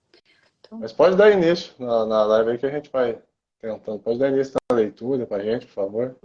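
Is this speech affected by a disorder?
No.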